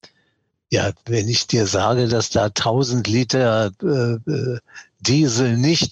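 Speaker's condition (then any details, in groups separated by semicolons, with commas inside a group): Parkinson's disease; mild course, ongoing tremor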